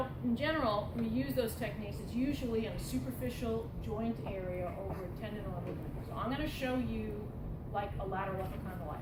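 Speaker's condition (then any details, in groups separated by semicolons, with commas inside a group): No condition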